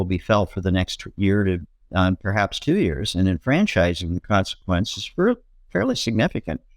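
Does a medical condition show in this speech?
No.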